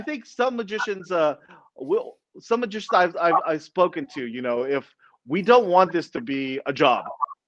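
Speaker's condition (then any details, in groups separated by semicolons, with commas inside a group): No condition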